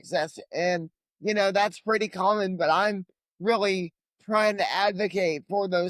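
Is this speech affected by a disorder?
Yes: cerebral palsy; lifelong wheelchair user.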